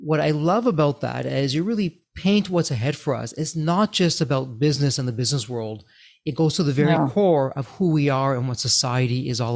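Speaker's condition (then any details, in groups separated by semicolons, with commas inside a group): No condition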